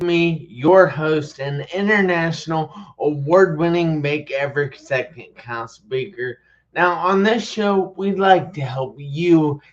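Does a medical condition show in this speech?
Yes: traumatic brain injury.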